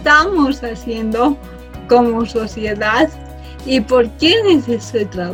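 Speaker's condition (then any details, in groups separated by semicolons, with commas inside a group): Cerebral palsy from birth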